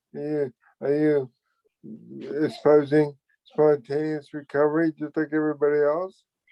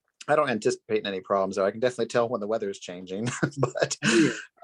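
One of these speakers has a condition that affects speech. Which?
The first: brain injury; injury about 18 years ago.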